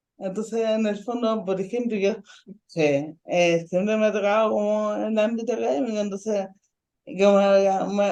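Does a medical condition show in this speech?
Yes: ataxic cerebral palsy.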